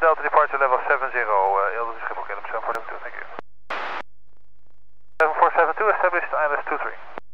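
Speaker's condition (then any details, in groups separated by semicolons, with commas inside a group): No condition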